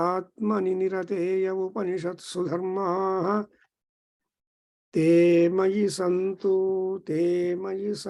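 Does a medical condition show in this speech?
No.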